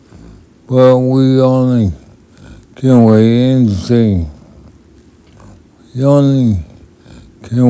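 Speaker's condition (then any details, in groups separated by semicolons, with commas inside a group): Multiple sclerosis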